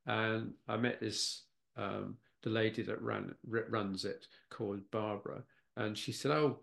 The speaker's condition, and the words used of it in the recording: Aphasia. It's when I try and get it out, you know, in the open air, it doesn't always work.